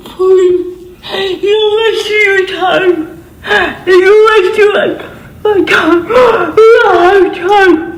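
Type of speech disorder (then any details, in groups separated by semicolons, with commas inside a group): Dysarthria; athetoid cerebral palsy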